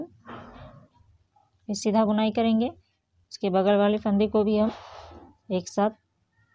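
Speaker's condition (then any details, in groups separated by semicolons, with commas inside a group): No condition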